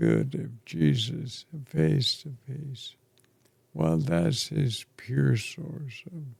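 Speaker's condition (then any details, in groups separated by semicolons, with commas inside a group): ALS; affects chest and throat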